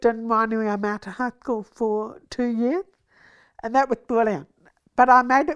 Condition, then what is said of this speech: Deafness. Therefore, I did learn to speak well.